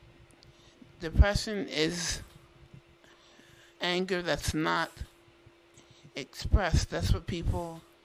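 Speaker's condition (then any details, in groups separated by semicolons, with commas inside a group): Duchenne muscular dystrophy; rare in females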